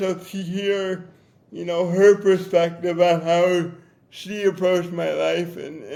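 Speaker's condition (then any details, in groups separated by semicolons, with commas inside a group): Cerebral palsy; difficult to talk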